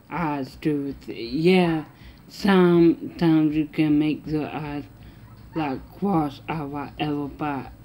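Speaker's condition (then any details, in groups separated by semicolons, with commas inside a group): Mild cerebral palsy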